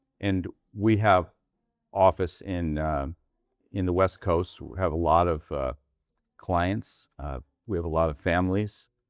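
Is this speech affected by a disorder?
No.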